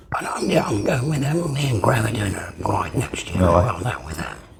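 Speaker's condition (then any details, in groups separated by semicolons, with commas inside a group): Laryngectomy; permanent tracheostomy, throat scar tissue; seven years since operation; breathes through tracheostomy, cold air hinders breathing, frequent throat clearing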